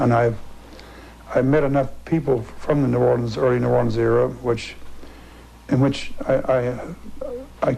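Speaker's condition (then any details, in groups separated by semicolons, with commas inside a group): Stuttering; lifelong stuttering; no stutter when singing or speaking to a meter, stutters when speaking freely; repeated words, blocks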